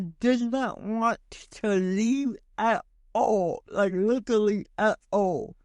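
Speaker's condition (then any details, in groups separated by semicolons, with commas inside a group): Cerebral palsy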